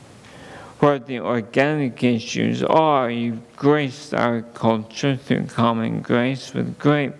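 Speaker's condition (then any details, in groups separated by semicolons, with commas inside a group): ALS; under neurologist care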